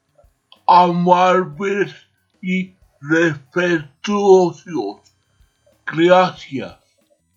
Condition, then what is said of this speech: Aphasia. Sé que lo que quiero decir, pero es difícil encontrar las palabras.